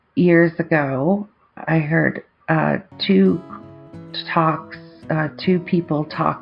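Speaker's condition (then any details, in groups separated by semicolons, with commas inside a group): Aphasia after stroke; aphasia getting a lot better, choir singing lost with aphasia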